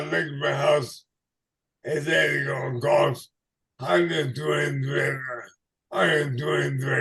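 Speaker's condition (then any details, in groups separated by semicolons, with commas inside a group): ALS/MND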